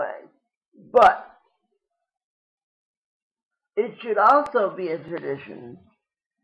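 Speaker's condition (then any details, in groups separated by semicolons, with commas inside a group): Cerebral palsy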